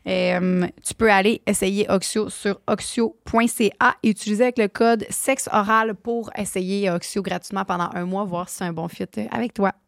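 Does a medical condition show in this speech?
No.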